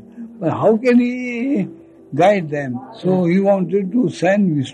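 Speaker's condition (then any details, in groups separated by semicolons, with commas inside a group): Speech loss after head injury; heavy speech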